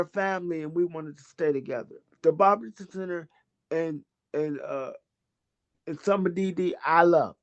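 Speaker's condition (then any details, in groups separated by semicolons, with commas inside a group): Cerebral palsy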